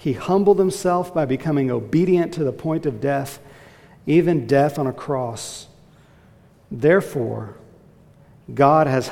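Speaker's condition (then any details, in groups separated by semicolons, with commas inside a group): No condition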